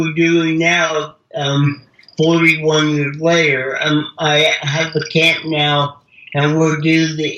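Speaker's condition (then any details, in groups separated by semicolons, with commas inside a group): Cerebral palsy; wheelchair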